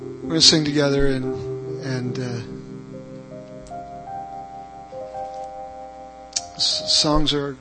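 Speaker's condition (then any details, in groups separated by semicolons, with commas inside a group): No condition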